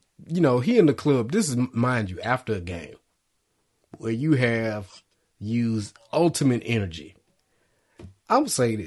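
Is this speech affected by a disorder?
No.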